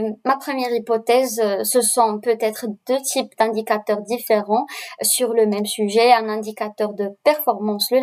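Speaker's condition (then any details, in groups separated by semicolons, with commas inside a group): No condition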